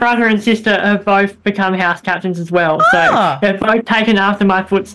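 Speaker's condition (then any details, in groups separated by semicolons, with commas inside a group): Bilateral cleft lip and palate; congenital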